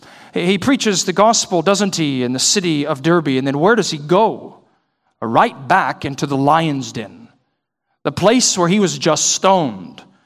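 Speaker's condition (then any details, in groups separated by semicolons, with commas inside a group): No condition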